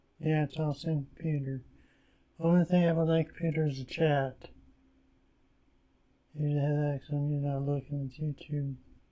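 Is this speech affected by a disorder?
Yes: Parkinson's disease.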